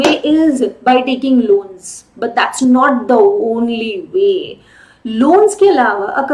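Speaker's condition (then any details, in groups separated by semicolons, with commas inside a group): No condition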